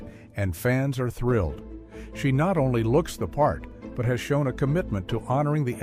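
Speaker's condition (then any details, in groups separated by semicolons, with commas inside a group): No condition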